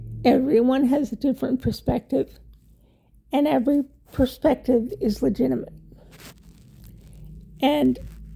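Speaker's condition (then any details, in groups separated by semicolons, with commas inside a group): Cerebral palsy; wheelchair user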